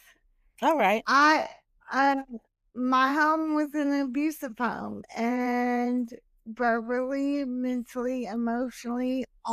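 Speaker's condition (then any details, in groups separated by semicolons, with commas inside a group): Hemiplegic cerebral palsy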